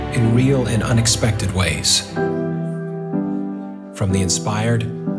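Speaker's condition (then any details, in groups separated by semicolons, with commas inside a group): No condition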